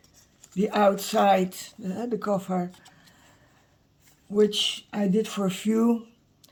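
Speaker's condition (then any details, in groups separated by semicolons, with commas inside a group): No condition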